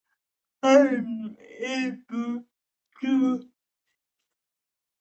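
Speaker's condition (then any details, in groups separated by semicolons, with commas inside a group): Cerebral palsy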